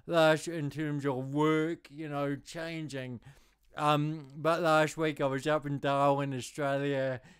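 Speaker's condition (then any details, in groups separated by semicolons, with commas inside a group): Cerebral palsy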